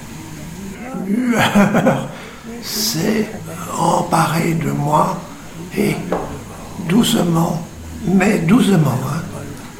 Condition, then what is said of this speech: Aphasia. Et tout le monde, deux ou trois ou quatre personnes, m'entendent bien, ok?